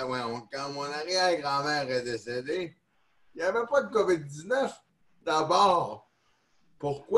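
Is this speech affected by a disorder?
Yes: neonatal cerebral palsy; neonatal onset.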